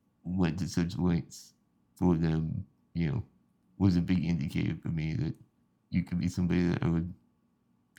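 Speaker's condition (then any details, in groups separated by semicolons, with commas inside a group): Spinal muscular atrophy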